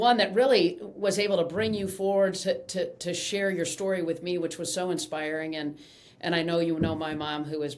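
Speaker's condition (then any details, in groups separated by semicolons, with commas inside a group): No condition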